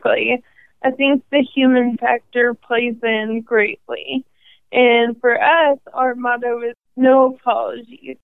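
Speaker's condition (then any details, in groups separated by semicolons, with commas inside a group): ALS; diagnosed at 27 after 18 months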